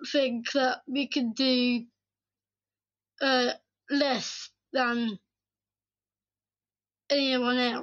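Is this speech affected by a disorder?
Yes: Down syndrome.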